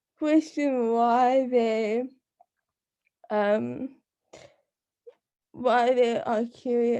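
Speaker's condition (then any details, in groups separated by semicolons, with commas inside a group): Cerebral palsy; uses wheelchair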